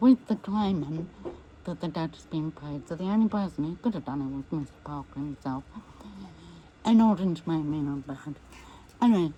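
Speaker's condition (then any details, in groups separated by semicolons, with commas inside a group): MND; 33 years since onset, lungs checked; voice may be difficult to understand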